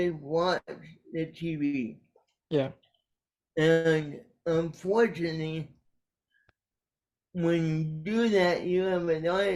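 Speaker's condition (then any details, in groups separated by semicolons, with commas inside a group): Cerebral palsy; caused by brainstem aneurysm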